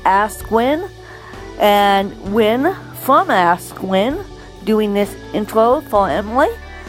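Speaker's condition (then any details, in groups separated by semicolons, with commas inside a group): Cerebral palsy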